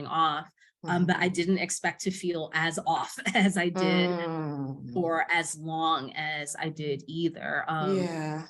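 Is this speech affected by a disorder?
No.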